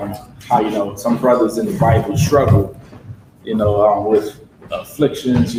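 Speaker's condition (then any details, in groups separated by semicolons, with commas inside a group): No condition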